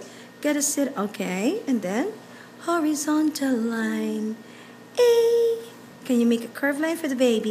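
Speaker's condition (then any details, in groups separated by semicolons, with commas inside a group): No condition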